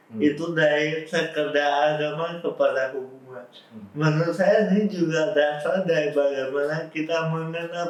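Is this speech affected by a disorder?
Yes: cerebral palsy.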